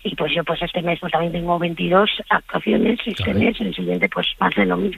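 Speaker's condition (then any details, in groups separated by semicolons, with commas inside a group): Vocal fold nodules; two nodules on vocal folds, forbidden to sing, still performing, 22 shows this month, voice used in corporate training; five gigs friday to sunday, voice broken, uses propolis-liquorice remedy and lozenges; hoarse, apologizes for voice, imitates Bonnie Tyler or Joaquín Sabina when voice breaks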